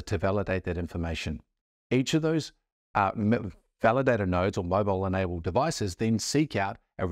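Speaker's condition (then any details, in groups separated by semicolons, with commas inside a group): No condition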